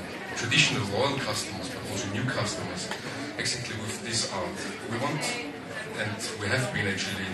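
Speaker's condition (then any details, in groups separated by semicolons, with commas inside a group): No condition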